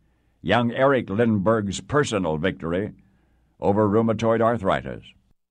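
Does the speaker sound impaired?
No.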